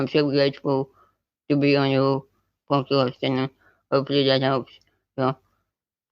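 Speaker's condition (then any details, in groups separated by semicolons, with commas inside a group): Spinal muscular atrophy type 2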